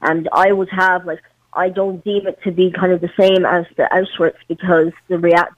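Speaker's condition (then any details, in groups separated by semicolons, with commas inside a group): Cleft palate; congenital, prosthetic limb since 12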